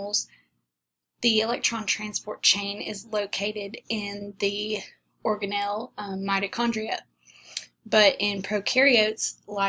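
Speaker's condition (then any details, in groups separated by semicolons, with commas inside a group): No condition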